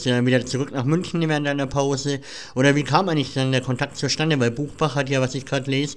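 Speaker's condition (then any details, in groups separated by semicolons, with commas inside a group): Cleft palate; cleft palate present since childhood, speech impediment; voice may audibly show the cleft, says by the norm listeners would find podcasting unlistenable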